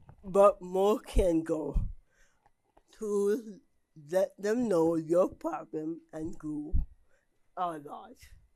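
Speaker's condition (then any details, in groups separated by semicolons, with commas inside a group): Cerebral palsy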